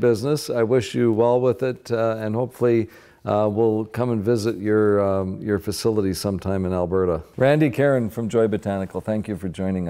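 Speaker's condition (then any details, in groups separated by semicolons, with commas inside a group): No condition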